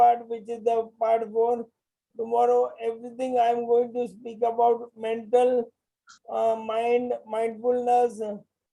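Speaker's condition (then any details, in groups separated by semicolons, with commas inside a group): Motor neurone disease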